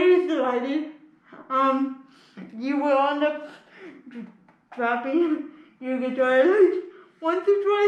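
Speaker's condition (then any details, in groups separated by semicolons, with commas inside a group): Spastic cerebral palsy; uses wheelchair; can speak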